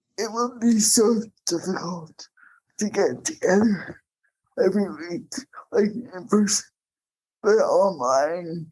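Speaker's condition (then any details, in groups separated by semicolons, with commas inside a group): Cerebral palsy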